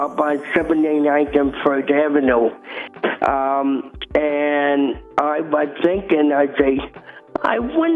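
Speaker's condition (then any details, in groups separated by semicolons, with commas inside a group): Cerebral palsy; from birth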